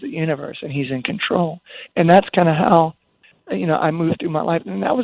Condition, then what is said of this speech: Spasmodic dysphonia. In essence, I lost control of my voice, which is pretty ironic.